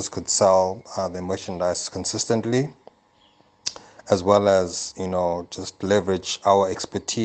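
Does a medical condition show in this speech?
No.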